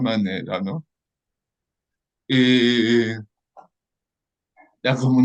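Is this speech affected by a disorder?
Yes: cerebral palsy.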